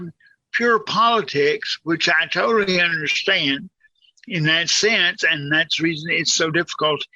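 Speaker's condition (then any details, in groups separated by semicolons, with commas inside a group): Cerebral palsy, severe; communicates well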